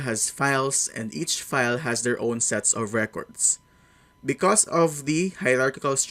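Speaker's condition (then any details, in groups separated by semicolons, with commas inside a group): No condition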